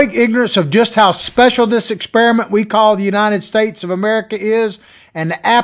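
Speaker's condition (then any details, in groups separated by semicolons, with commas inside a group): No condition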